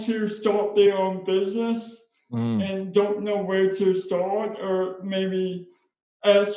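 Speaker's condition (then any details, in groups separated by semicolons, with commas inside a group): Spastic cerebral palsy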